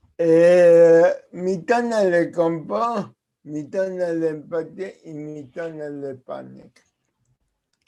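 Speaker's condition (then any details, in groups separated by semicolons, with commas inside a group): Cerebral palsy; speaks as if with potato in mouth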